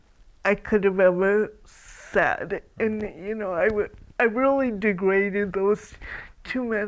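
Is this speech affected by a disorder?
Yes: cerebral palsy; atypical speech.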